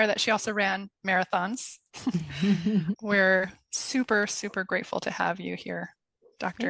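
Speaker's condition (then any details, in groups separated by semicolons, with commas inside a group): No condition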